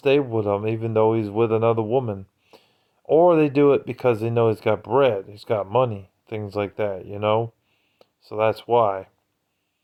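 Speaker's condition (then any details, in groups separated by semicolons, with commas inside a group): No condition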